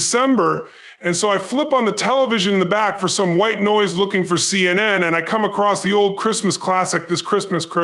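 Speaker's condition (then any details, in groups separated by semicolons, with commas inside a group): No condition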